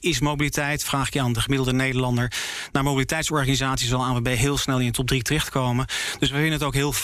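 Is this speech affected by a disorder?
No.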